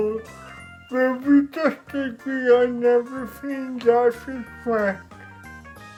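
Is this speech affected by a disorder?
Yes: cerebral palsy.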